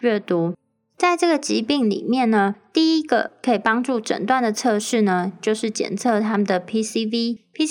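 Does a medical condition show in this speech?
No.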